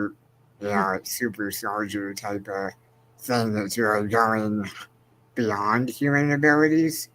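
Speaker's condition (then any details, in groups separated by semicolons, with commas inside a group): Spinal muscular atrophy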